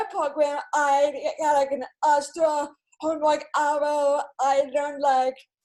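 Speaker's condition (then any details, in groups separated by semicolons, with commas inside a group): Cerebral palsy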